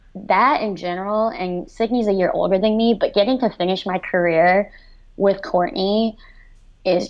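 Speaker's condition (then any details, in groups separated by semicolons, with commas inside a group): Cleft lip and palate, severe; after stroke could not speak, text, write or converse, cognition impaired; speech pathologist and cognitive therapy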